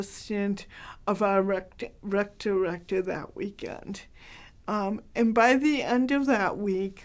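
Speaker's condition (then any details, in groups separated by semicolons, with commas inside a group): Cerebral palsy, mild; from birth; hard to understand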